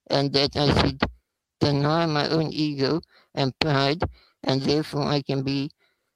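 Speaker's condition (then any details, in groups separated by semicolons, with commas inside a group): Spinal muscular atrophy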